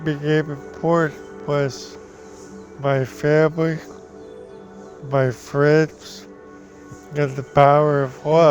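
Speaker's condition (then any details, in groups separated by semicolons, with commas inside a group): ALS; over a year since diagnosis, requires 24/7 care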